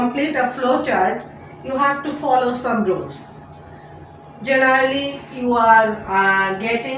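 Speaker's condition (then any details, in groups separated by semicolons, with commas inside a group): No condition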